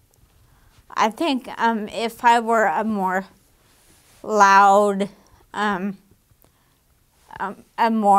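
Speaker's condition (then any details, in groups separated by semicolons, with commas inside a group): Damaged diaphragm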